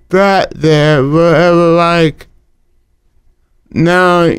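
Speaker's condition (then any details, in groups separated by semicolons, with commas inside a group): Cerebral palsy; talking affected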